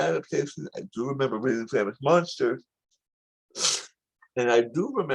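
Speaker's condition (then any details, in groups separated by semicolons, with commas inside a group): Tongue cancer surgery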